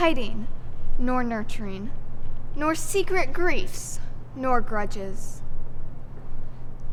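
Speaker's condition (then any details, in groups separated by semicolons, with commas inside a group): No condition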